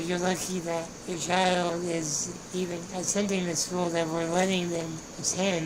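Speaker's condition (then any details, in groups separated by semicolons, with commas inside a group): Spinal muscular atrophy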